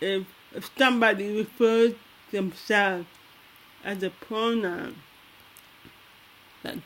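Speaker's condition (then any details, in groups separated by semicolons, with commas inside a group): Cerebral palsy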